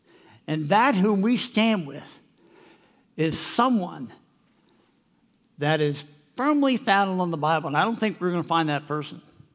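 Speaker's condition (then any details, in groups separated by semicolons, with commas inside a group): Cleft lip and palate; congenital, 15 surgeries, early ones closed palate and rejoined upper lip, surgeon Peter Randall, later nose, chin, jaw, bite surgery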